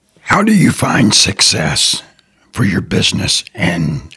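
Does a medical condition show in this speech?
Yes: throat cancer; came through it.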